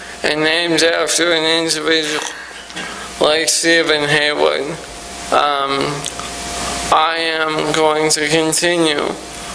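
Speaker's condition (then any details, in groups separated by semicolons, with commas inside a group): ALS; recently diagnosed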